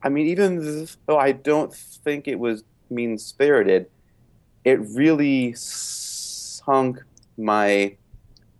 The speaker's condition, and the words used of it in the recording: Stuttering. But coming home, I have not been able so far to keep up the stuttering full out